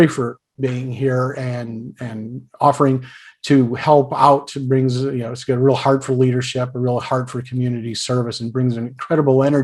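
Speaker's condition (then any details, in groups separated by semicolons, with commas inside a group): No condition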